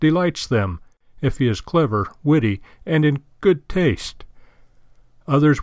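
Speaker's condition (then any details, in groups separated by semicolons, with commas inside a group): No condition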